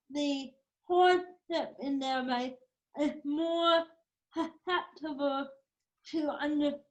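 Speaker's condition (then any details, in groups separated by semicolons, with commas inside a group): Cerebral palsy, spastic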